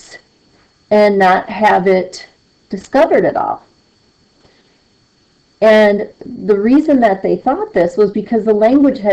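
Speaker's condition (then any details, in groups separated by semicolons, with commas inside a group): No condition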